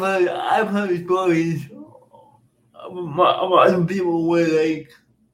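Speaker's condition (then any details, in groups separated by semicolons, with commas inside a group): Cerebral palsy; cerebral palsy from birth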